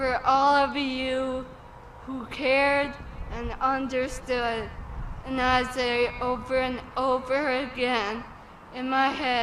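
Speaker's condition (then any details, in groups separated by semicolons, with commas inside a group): Cerebellar ataxia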